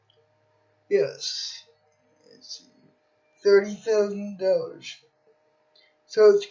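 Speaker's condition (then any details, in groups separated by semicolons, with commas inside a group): Cerebral palsy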